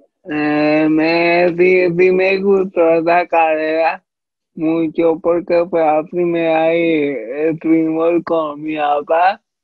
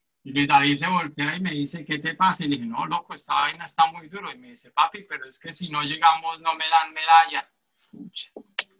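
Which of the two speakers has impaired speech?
The first: cerebral palsy; hypoxia after respiratory failure in infancy, wheelchair user.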